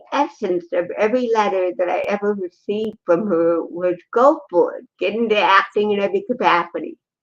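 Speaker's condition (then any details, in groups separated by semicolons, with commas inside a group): Cerebral palsy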